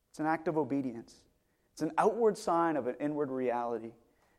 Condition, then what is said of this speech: None; typical speech.